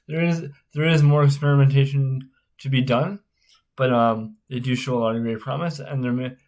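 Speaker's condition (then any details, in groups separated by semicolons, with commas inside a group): Spastic cerebral palsy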